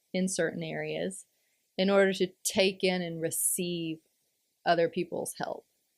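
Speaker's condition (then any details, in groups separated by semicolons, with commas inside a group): No condition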